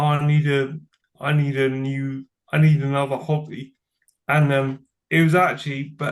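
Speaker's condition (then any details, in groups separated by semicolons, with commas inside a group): Cerebral palsy; from birth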